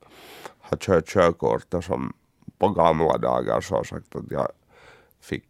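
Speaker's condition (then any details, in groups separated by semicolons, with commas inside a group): Cerebral palsy; uses wheelchair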